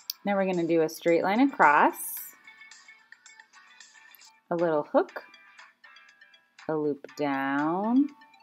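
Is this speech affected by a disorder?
No.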